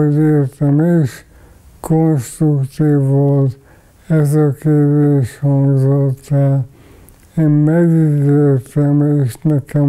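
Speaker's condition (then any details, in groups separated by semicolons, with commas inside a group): ALS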